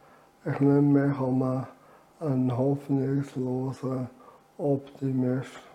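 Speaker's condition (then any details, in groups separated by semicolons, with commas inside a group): ALS; reduced air makes talking effortful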